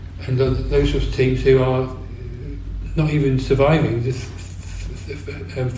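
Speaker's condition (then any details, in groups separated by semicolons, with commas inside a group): Parkinson's disease; no cure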